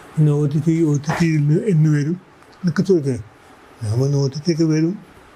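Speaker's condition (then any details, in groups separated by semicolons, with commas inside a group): Cerebral palsy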